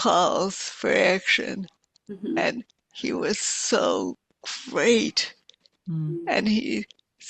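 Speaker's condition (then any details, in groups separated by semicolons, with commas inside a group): Multiple sclerosis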